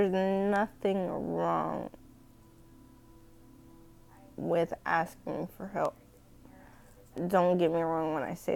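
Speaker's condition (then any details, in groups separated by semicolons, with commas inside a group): Cerebral palsy; knee surgery, back surgery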